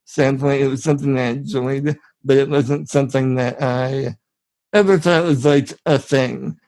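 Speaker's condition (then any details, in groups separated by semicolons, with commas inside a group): Spinal muscular atrophy; genetic, from birth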